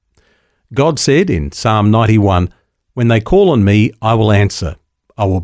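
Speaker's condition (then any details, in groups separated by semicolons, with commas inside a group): No condition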